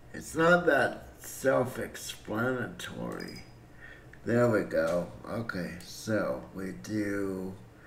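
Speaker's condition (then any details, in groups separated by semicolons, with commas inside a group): Cerebral palsy; breathing fine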